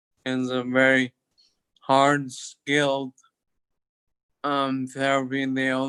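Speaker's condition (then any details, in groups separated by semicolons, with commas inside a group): Toxic leukoencephalopathy, locked-in syndrome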